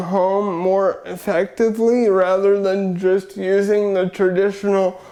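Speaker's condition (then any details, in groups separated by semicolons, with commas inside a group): Cerebral palsy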